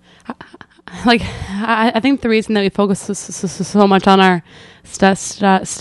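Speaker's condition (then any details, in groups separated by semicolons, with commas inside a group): Stuttering; therapy over past 3 years: fluency shaping, stuttering modification, voluntary stuttering, subway talks with strangers; stuttering during recording, long repetitive stutter, pauses and takes a breath; big blocks, stops and exhales during blocks, often anticipates stutter before words; repeated sounds, prolonged sounds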